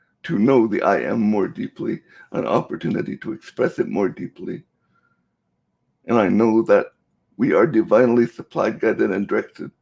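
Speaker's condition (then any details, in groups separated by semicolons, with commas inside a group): Cerebral palsy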